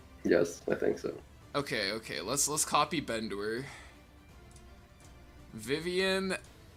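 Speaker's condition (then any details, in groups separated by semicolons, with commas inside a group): No condition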